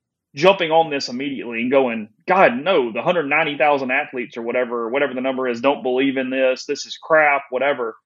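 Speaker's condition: No condition

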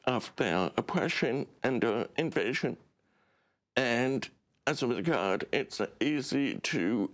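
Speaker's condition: Deaf; cochlear implant on side of head

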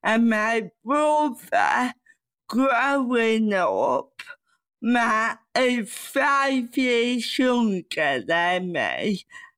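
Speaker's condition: Cerebral palsy; cerebral palsy since childhood

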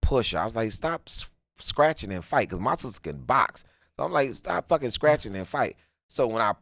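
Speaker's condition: No condition

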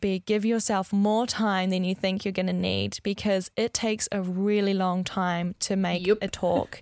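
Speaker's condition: No condition

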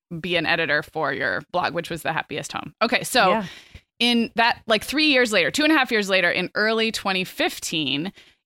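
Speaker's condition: No condition

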